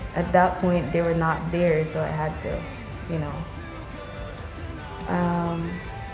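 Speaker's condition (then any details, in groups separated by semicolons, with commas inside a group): No condition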